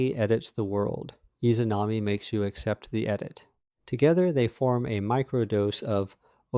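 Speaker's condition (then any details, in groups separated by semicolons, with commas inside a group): No condition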